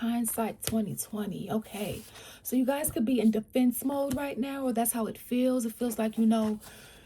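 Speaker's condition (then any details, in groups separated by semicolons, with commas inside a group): No condition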